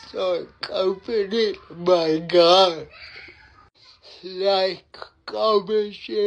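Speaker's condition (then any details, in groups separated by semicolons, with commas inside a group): Cerebral palsy; knees cave, unpredictable body movements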